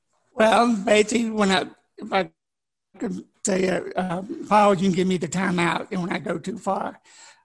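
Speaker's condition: Deafness, born deaf; could not speak until age ten

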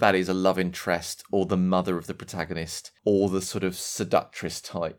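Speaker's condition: No condition

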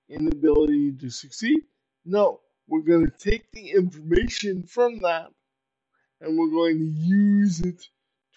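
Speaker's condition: Cerebral palsy; uses power wheelchair

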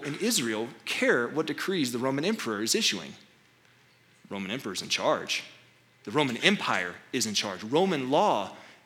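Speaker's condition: No condition

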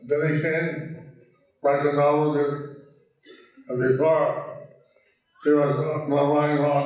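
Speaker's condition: Stroke with facial paralysis; left side of face paralyzed; some listeners cannot understand speech

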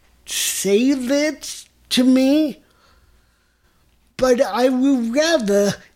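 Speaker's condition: Mild cerebral palsy; mild cerebral palsy from birth, non-progressive, mostly right side, 99 days in NICU, stiffens in cold; unconsciously spits when talking, slightly higher-pitched than typical male voice, voice reveals disorder, mistaken for drunk

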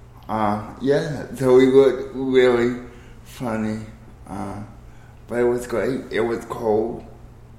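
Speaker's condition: Cerebral palsy

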